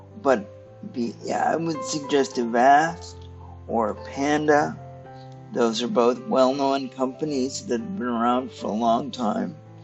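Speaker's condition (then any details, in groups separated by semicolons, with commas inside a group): Cerebral palsy; stiff muscles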